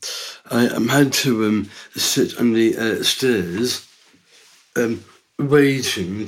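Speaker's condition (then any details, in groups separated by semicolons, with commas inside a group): Down syndrome; from birth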